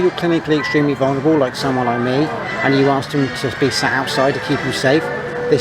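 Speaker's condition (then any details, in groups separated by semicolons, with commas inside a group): No condition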